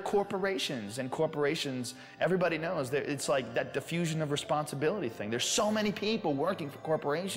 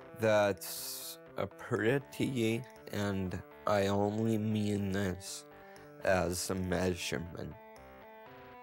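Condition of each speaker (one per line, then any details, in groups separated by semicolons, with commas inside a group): No condition
Multiple sclerosis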